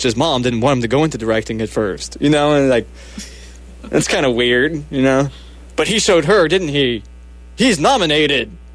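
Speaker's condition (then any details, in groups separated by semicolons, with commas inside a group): No condition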